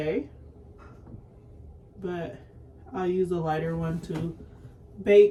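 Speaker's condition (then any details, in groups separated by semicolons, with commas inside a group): No condition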